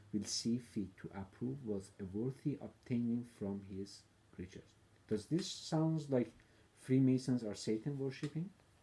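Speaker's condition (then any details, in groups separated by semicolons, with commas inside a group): No condition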